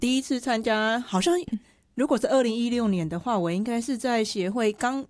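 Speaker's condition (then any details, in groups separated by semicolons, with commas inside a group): Hearing impairment; uses hearing aids, removed for water activities like river tracing, cannot hear without; clear articulation per host, self-reports sometimes slightly unclear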